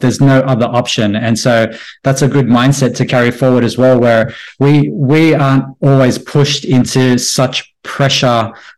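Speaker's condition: No condition

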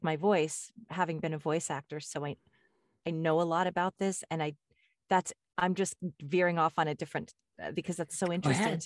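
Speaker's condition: No condition

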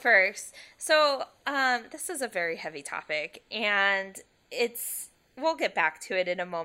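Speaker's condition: No condition

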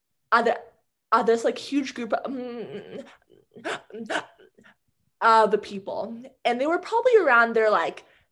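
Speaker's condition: Stuttering; stuttering onset around age six, childhood speech therapy, speech therapist Lauren from age ten; Lauren's therapy gave tools to speak confidently with stutter, not elimination, unlike earlier fixing-model therapists; fluency varies day to day, some days perfectly fluent, others persistent stuttering, communication difficult at times; repeated sounds

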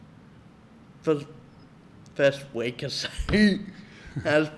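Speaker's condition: Friedreich's ataxia; inherited, carrier parents, onset about age 10, blood-test diagnosis about age 14-15, worse than affected brother; progressive, about 6 years since diagnosis, age 21, physical rehabilitation; speech became much more slurred, ataxic drunk-like gait

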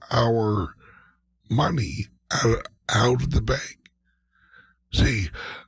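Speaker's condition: Speech impediment, mild

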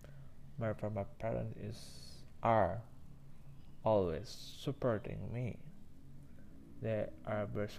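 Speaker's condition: Stuttering; stutters when nervous or in a hurry, comes on suddenly, hard to control, must control speaking; repeated words, prolonged sounds

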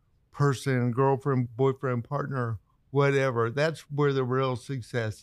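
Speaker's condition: Cerebral palsy; pretty able-bodied, gets around pretty well

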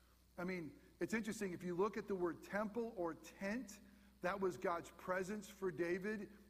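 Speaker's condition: No condition

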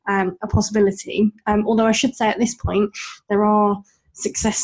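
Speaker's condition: Bilateral cleft lip and palate; congenital

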